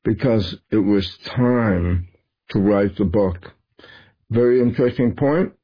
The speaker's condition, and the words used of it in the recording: Tongue cancer surgery. But did you have any strange, you know, that's where the slur is coming in.